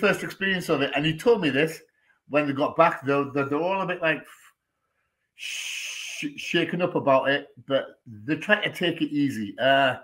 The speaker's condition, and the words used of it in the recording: Stuttering. It's like, when I argue, stuttering don't happen because I'm fucking on it and my mind is booming on it.